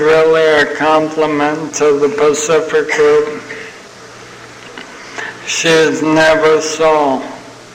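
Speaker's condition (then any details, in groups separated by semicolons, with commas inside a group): ALS (Lou Gehrig's disease); young onset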